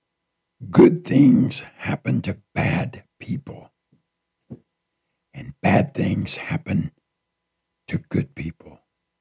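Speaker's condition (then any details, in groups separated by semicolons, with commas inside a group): Throat cancer, partial laryngectomy; never smoked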